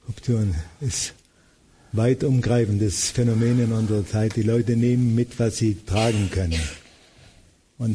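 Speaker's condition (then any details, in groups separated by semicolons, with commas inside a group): Parkinson's disease; confirmed by brain imaging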